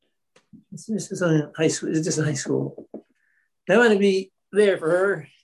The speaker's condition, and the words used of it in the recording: Parkinson's disease. If you had it to do all over and you knew then what you know now with it impacting your speech, would you do deep brain surgery again?